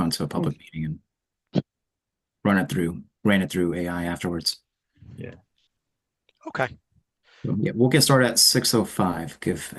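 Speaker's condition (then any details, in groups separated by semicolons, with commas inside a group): No condition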